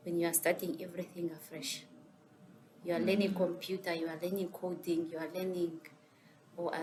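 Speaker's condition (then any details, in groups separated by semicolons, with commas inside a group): No condition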